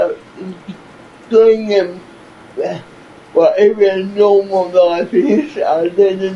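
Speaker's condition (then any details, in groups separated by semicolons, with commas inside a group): Cerebral palsy; from birth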